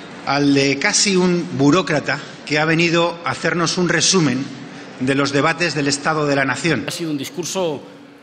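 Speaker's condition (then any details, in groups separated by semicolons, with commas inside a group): No condition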